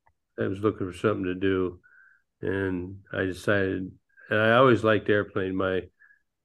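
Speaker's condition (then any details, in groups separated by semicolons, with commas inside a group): Parkinson's disease; man nearly 66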